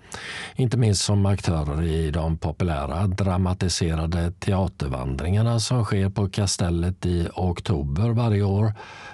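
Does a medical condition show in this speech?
No.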